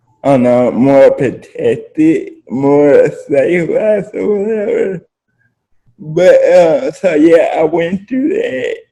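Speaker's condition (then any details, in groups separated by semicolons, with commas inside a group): Spastic quadriplegic cerebral palsy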